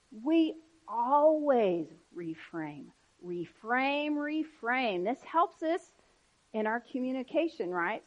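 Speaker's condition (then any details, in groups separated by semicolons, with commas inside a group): No condition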